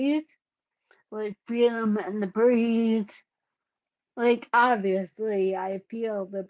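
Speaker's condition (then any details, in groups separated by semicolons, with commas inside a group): Cerebellar ataxia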